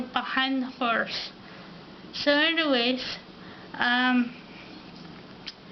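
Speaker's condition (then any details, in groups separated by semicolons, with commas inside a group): Ataxia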